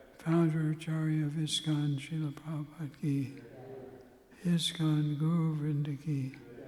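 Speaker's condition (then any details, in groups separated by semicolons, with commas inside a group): Parkinson's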